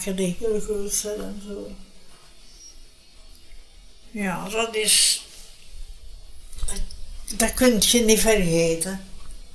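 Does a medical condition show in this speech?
Yes: brain hemorrhage; brain hemorrhage over 20 years ago, unable to speak afterwards; difficulty speaking, some letters no longer pronounceable, speaks less well than before.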